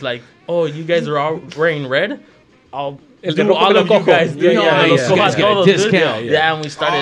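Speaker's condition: No condition

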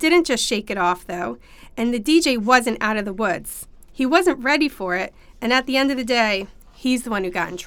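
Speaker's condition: No condition

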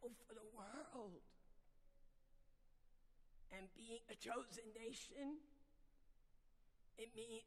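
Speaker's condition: Vocal dysphonia; still able to speak

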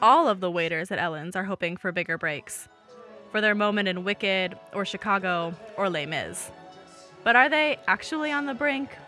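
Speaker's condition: No condition

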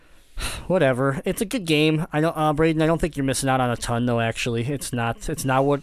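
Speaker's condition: Cleft palate; kept home from school while healing

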